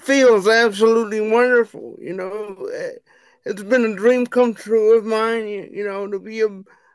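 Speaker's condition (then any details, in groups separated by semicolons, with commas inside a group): Cerebral palsy; wheelchair bound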